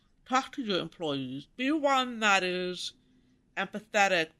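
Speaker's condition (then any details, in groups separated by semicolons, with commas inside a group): Profound deafness, congenital rubella deafness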